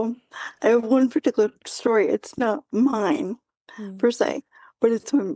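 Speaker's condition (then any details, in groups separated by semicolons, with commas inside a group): Quadriplegic cerebral palsy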